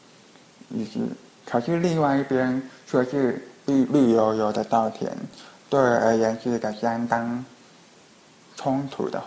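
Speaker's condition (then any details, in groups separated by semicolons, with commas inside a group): Hearing impairment; Skype video calls hard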